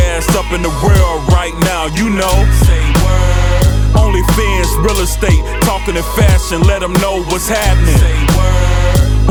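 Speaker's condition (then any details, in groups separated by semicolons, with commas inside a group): No condition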